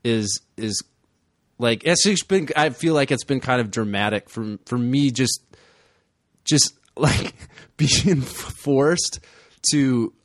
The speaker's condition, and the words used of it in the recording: Stuttering. I just want to talk and stutter authentically.